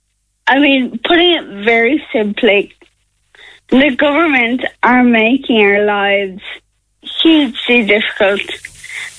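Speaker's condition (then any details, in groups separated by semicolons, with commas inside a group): Friedreich's ataxia; nerve damage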